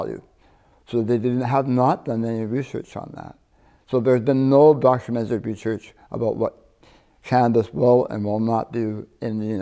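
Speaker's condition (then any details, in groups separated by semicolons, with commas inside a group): Partial glossectomy for tongue cancer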